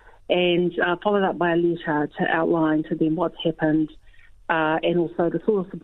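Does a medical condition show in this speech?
No.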